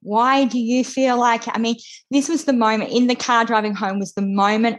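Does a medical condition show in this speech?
Yes: cleft lip and palate; congenital, lip repaired about 12 or 17 months, operations through childhood to after puberty, braces in Melbourne; tearful, crying near end; speech therapy in childhood, cleft not obvious by own account.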